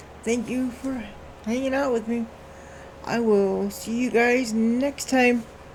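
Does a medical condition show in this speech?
Yes: cerebral palsy.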